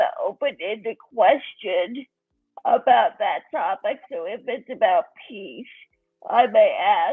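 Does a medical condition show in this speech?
Yes: cerebral palsy.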